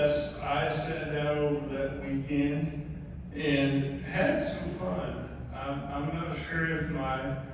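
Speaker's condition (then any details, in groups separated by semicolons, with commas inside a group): ALS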